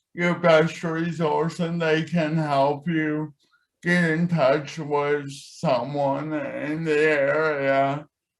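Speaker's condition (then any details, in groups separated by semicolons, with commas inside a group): Cerebral palsy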